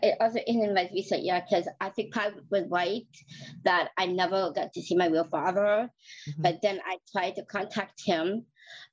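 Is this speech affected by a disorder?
Yes: Down syndrome; flat feet.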